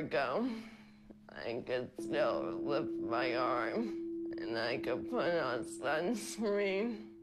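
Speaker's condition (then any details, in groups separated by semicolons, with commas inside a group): ALS; over two years since onset, experimental treatments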